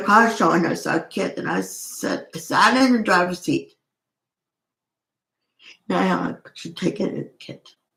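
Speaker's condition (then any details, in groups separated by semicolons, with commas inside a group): Cerebral palsy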